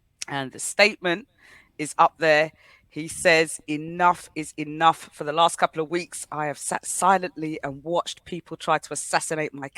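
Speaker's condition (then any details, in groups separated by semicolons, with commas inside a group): No condition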